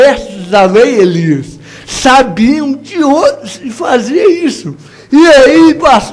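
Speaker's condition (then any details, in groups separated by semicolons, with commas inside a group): Cerebral palsy; no speech as child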